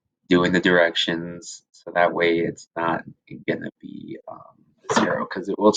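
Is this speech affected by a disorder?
No.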